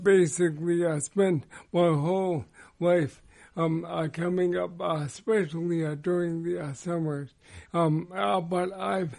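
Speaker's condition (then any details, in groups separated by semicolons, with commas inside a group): ALS; progressive motor neuron disease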